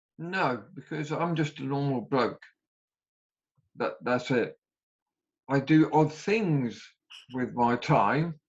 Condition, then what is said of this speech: Aphasia. And the speech has slowly been getting better. There are still mistakes like numbers and calendars.